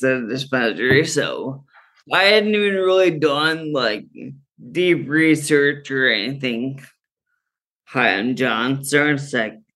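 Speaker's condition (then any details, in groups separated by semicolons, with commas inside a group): Friedreich's ataxia; muscle relaxing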